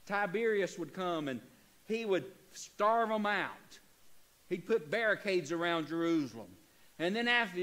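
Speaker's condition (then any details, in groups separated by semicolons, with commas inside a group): No condition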